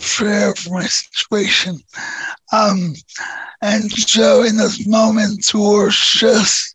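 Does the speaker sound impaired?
Yes: neurofibromatosis type 2; genetic nerve tumors since 2011-2012, deaf one ear, hearing and vision loss, two prior brain surgeries; large tumor on brain stem, days before third brain surgery, balance shot; voice shot from brain stem tumor, surgery hoped to improve voice and hearing.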